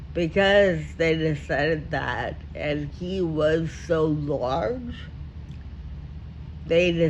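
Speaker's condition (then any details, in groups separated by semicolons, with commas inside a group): Friedreich ataxia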